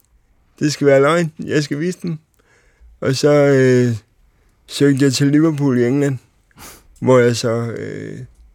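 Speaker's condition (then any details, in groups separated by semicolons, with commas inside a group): Cerebral palsy; uses wheelchair, six wheels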